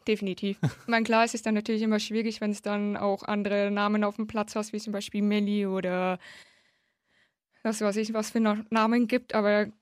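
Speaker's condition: Hard of hearing since birth, congenital, cochlear implant, severe

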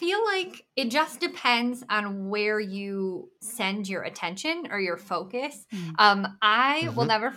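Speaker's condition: Bilateral cleft lip and palate; congenital

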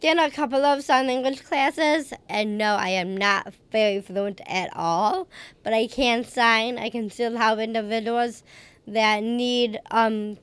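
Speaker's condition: Down syndrome; age 31

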